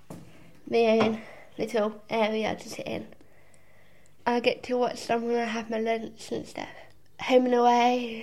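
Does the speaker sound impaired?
Yes: Down syndrome; had operation for hole in the heart; says Down syndrome barely affects her, gets support from personal assistant.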